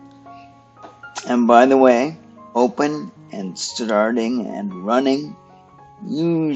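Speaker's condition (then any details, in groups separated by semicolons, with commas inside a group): Cerebral palsy; stiff muscles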